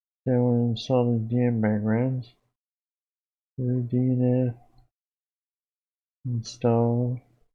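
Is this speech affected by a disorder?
Yes: Parkinson's; Parkinson's disease, deep brain stimulation implant.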